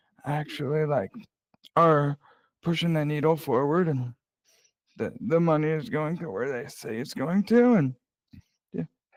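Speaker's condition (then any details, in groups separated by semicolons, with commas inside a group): Cerebral palsy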